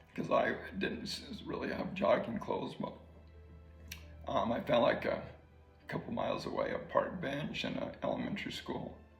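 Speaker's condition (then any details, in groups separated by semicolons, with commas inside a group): ALS; slowly progressing ALS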